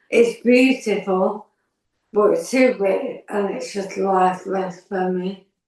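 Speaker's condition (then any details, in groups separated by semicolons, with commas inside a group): Functional neurological disorder; finger twitches, numbness, weak fingers; about two years, chronic, progressively worse, seizures; slurred speech worsening, swallowing and voice affected, choking, breathing problems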